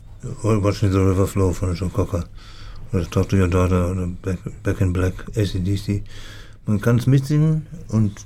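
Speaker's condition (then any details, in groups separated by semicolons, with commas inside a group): Parkinson's disease; cognition and memory not affected by Parkinson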